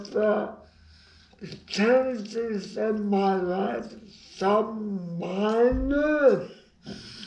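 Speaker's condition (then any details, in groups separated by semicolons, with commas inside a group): Brain injury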